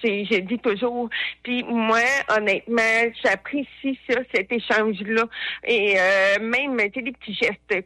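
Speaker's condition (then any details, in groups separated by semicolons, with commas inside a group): Hard of hearing; disability not very noticeable to others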